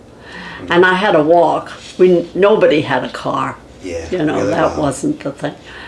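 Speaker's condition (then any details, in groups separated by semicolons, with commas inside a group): No condition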